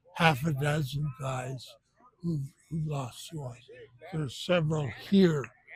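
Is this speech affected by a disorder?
Yes: benign essential tremor.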